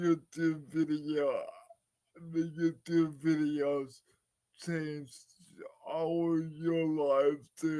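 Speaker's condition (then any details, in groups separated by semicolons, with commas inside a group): Cerebral palsy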